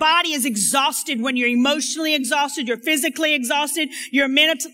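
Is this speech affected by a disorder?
No.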